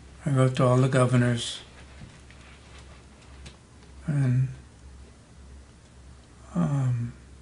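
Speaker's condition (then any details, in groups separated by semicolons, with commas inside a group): Parkinson's disease; mild cognitive impairment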